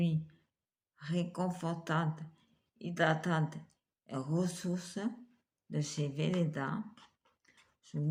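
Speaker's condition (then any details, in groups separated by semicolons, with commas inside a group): Multiple sclerosis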